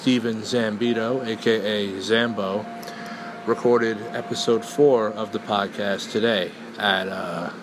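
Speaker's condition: No condition

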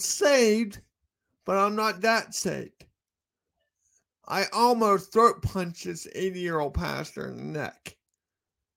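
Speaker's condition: Cerebral palsy

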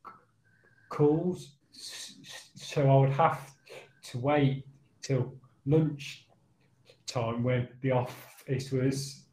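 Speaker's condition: Stammer; stammer since childhood, hard reading aloud at school, phone calls, ordering train tickets, phone callers hung up thinking prank call; still stammers, lockdown impacted stammer, had mask made saying i stammer, you'll have to wait; sound, word and phrase repetitions, part-word repetitions, fillers like um and uh; prolonged sounds, blocks

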